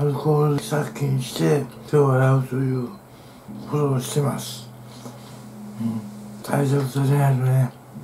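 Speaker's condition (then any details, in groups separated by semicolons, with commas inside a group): Tongue cancer, partial glossectomy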